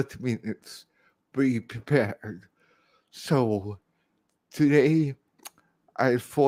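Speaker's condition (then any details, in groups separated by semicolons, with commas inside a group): Cerebral palsy, severe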